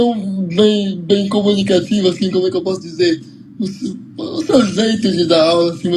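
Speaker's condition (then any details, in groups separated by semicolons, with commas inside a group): Cerebral palsy; uses wheelchair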